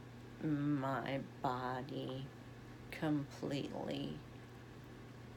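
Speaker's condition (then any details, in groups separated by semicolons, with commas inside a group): Essential tremor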